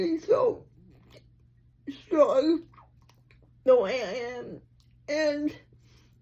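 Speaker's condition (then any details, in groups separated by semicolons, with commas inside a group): Cerebral palsy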